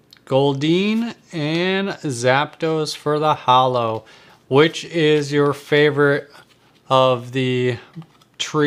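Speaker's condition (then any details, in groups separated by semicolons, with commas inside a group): No condition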